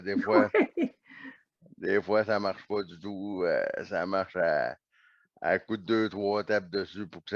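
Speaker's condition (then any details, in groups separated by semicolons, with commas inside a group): Neonatal cerebral palsy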